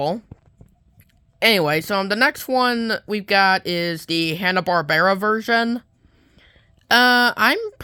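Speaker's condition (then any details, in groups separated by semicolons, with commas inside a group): No condition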